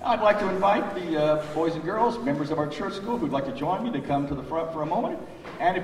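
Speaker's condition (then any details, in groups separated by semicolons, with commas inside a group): No condition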